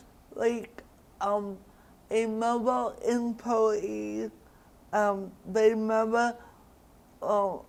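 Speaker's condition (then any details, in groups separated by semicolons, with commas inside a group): Cerebral palsy; diagnosed around age one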